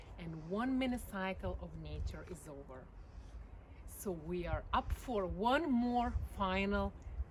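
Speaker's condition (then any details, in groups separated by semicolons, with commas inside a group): No condition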